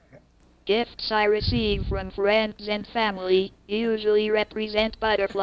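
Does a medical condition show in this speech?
Yes: cerebral palsy; cannot move limbs.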